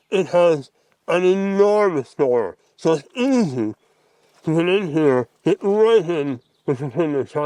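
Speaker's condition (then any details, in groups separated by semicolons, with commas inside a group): Mouth cancer surgery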